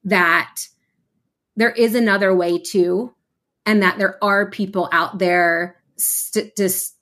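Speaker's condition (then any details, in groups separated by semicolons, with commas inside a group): Stuttering; variable stuttering, formerly preoccupied with which words would be easier to say, helped by stuttering community; amount of stuttering, feeling stuck and physical tension fluctuate, stutters openly; blocks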